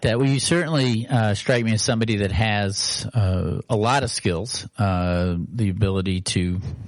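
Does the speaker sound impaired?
No.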